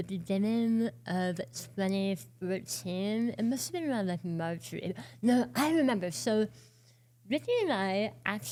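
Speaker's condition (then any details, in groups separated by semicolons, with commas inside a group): Oral cancer, partial glossectomy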